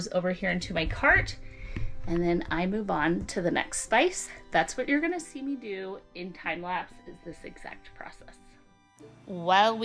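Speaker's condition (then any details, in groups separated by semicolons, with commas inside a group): No condition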